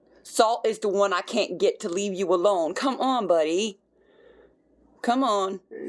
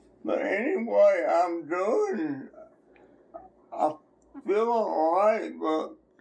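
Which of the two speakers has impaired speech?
The second: slurred speech; hospital bed, catheter.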